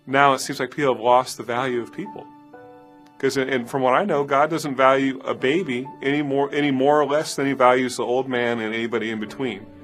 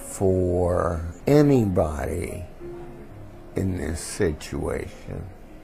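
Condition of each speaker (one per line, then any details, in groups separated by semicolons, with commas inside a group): No condition
Cerebral palsy; diagnosed in infancy, over 50 years since diagnosis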